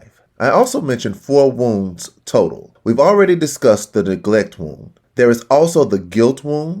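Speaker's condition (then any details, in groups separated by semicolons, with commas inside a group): No condition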